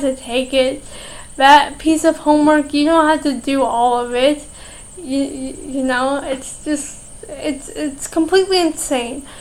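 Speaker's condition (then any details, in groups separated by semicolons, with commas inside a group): Cerebral palsy; speech therapy in early school years, later discontinued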